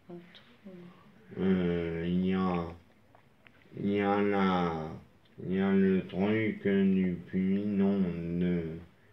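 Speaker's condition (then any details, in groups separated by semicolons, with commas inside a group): Traumatic brain injury; moped accident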